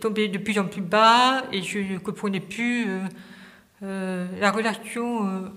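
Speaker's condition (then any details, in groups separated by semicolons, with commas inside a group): Hearing impairment from birth, congenital; no speech until age ten, lacked hearing equipment early, specialised school; weekly therapy with Jackie nearly four years, resumed after years without, monthly practice with Edith, audioprothésiste; able to sing and hear liturgy, speech regained through two years' therapy with Jackie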